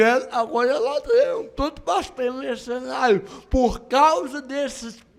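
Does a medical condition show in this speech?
Yes: cerebral palsy; no speech as child.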